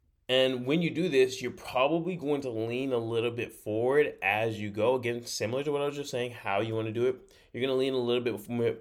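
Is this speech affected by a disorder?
No.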